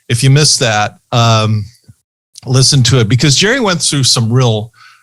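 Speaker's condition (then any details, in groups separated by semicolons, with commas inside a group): No condition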